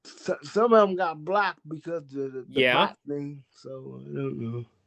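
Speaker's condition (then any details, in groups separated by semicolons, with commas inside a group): Cerebral palsy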